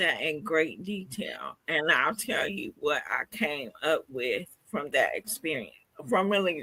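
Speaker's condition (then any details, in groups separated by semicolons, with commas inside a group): Cerebral palsy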